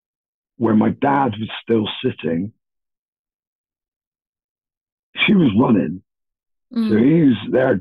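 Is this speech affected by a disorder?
Yes: no vocal cords after airway collapse; Pfeiffer syndrome, tracheostomy at 6-8, airway collapse took vocal cords, rib cartilage airway rebuild, ~250 operations; speaks without vocal cords, sometimes pain speaking, camera throat exam at Bristol ENT clinic; told may never speak again, childhood speech therapy, voice never broke, Bristolian accent, childhood croup, heavy breathing.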